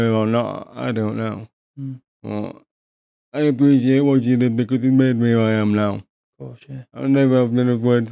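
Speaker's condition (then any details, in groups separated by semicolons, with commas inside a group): Paralysis after childhood accident; lifelong since age five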